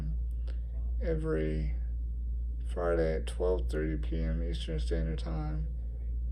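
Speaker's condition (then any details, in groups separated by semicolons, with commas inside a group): Cerebral palsy; has had speech therapy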